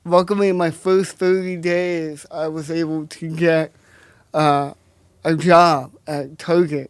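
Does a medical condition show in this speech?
Yes: cerebral palsy.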